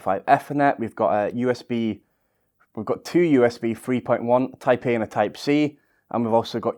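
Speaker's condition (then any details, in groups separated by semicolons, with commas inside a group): No condition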